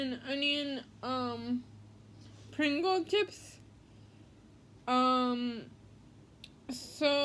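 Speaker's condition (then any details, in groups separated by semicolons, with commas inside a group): Cerebral palsy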